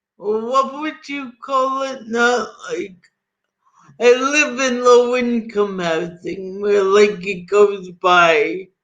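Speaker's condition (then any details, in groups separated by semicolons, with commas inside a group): Cerebral palsy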